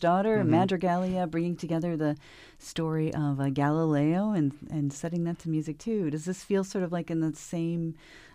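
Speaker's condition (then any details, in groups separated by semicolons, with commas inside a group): No condition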